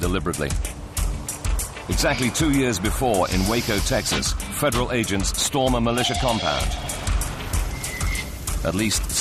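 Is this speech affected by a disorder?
No.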